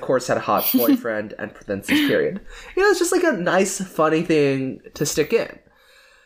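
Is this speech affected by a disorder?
No.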